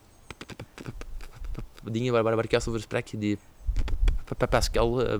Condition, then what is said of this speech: Stuttering. Stotter dus eh, ook als ik telefoneer, wordt het ook iets meer.